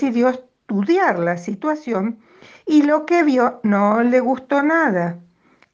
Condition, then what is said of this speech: None; typical speech.